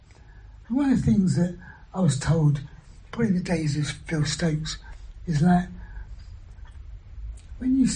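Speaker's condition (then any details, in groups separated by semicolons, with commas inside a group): Throat cancer surgery, vocal injections; years after treatment, three vocal cord injections, swallow disorder, chokes on food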